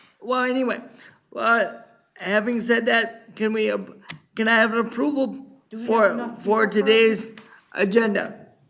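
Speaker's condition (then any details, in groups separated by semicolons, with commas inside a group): Cerebral palsy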